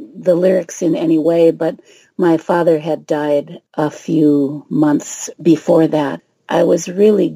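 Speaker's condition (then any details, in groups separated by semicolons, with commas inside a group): No condition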